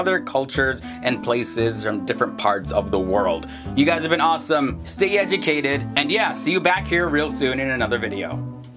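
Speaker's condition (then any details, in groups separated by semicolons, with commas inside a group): No condition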